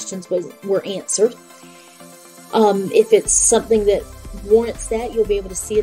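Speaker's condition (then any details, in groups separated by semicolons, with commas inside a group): No condition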